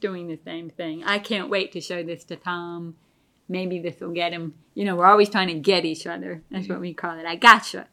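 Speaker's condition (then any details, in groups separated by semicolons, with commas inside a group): Deafness; pretty bad tinnitus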